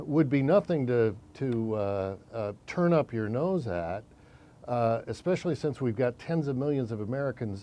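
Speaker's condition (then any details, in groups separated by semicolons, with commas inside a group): No condition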